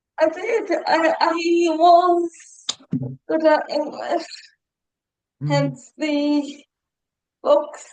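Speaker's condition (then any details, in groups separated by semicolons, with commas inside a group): Cerebral palsy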